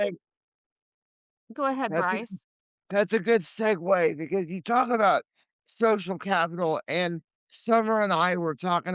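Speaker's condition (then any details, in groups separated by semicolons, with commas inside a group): Cerebral palsy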